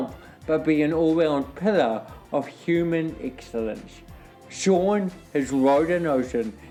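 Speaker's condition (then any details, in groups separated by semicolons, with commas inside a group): Cerebral palsy; speech therapy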